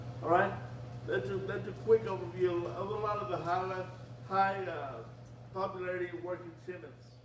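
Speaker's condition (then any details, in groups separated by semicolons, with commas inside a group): Cerebral palsy; wheelchair user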